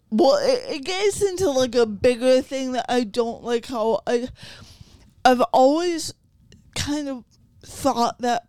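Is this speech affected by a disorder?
Yes: cerebral palsy.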